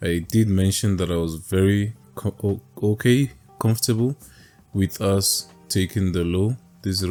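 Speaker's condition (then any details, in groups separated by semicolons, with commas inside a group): No condition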